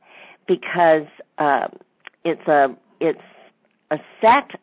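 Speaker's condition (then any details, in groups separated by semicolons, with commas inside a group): Cleft lip and palate; congenital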